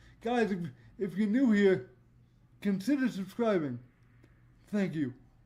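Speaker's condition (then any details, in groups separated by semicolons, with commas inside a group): Cerebral palsy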